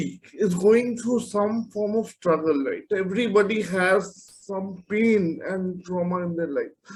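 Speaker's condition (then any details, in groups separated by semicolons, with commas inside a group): Cerebral palsy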